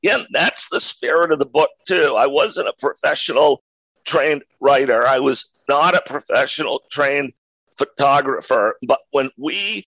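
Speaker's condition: Neurological voice disorder; voice regained through time spent at Pine Ridge Reservation

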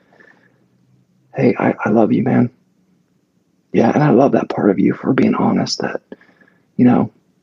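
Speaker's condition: Mixed spasmodic dysphonia, mixed (abductor and adductor); cracking

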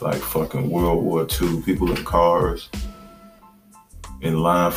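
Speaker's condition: No condition

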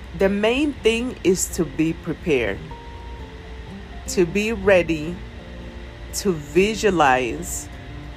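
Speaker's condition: No condition

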